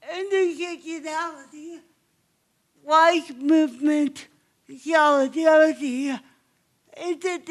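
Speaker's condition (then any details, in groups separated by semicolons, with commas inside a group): Cerebral palsy; obvious speech impairment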